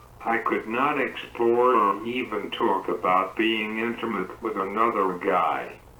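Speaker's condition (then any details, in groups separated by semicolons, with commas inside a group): Cerebral palsy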